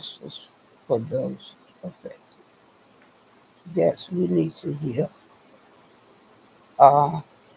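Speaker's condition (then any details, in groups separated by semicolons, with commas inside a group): Spinal neurosarcoidosis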